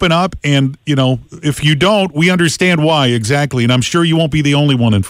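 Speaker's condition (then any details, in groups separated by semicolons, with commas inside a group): No condition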